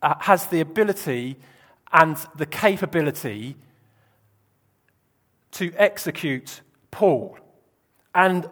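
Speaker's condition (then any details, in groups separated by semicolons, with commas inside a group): No condition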